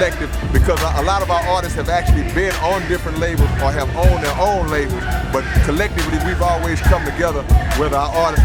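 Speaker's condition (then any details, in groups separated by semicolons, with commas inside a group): No condition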